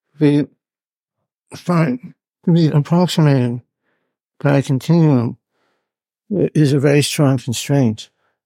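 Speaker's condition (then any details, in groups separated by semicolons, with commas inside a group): Parkinson's; now openly displayed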